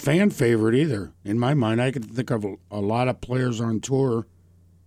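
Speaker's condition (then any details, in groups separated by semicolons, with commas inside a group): No condition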